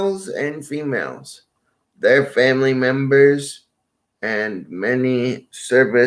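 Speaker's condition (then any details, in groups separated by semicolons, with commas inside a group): Cerebral palsy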